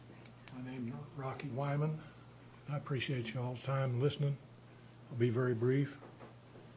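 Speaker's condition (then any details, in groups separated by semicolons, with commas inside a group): Parkinson's disease, stage 3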